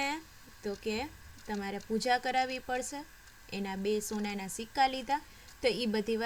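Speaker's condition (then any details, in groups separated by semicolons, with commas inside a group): No condition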